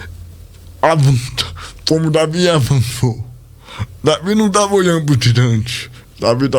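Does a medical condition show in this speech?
Yes: cerebral palsy; speech not normal.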